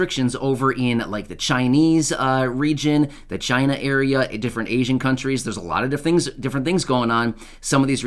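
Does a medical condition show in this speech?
No.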